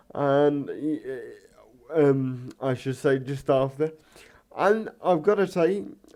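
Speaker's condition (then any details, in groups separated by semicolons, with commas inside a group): Cerebral palsy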